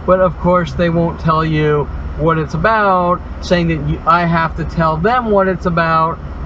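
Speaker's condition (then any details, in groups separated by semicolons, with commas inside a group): No condition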